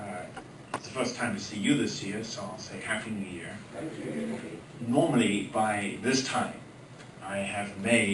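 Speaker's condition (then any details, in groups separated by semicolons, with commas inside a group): No condition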